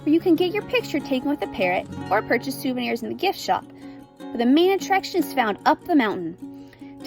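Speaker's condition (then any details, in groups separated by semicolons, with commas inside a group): No condition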